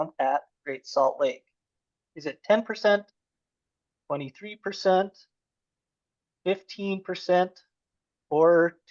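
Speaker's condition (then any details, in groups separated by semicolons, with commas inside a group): No condition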